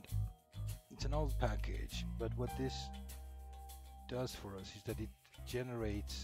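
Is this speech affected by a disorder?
No.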